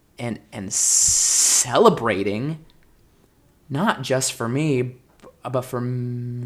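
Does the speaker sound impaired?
Yes: stuttering; no longer uses fluency techniques, stutters openly including in acting; fluent when singing, formerly word switching and circumlocution, hiding caused tension and struggle; here repeated words, prolonged sounds.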